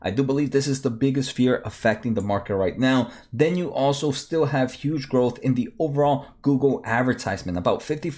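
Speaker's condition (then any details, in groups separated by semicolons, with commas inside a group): No condition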